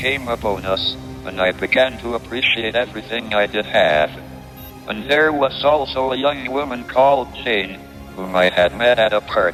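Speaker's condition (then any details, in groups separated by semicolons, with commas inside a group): ALS, speech-generating device; uses wheelchair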